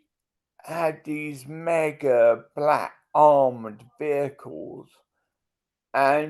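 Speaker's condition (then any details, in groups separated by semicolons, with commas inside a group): Multiple sclerosis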